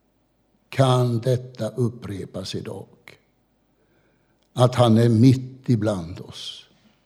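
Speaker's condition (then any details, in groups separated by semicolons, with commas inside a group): No condition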